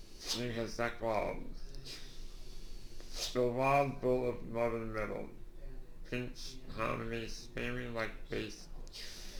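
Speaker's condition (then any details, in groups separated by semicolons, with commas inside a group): Duchenne muscular dystrophy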